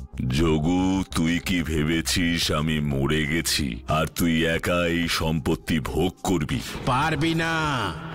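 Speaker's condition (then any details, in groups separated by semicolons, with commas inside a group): No condition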